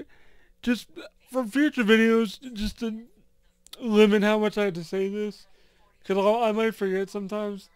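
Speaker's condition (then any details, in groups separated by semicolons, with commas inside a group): Cerebral palsy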